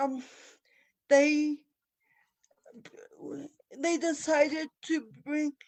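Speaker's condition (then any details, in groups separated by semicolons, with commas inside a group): Cerebral palsy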